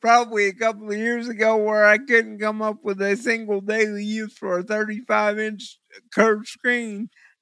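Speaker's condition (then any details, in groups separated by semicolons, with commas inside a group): Cerebral palsy; eyes weird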